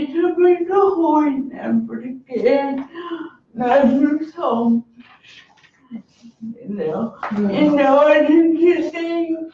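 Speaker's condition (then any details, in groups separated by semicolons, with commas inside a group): Cerebral palsy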